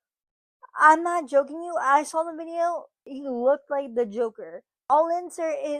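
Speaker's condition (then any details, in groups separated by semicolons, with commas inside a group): Cerebral palsy, spastic; from birth, muscle spasms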